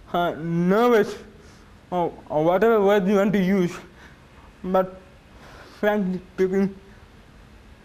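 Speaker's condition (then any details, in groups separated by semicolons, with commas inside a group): Cerebral palsy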